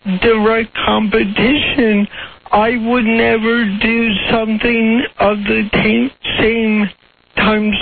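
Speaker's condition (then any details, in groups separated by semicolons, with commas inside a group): Cerebral palsy; voice sounds typical of cerebral palsy to hosts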